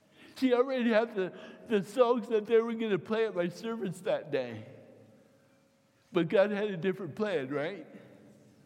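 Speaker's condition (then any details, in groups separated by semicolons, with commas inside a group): Cerebral palsy, mild; hand tremor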